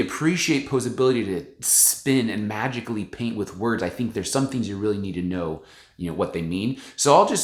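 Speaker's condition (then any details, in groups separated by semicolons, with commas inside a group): No condition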